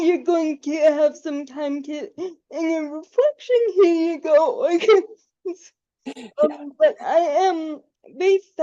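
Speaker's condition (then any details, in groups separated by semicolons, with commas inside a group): Cerebral palsy; able to articulate and speak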